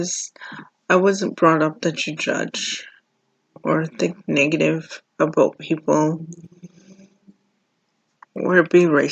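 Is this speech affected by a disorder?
Yes: cerebral palsy.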